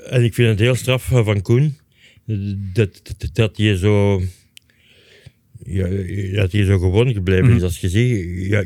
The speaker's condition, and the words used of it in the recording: Stuttering. Ik heb een heel stuk van mijn tong weg.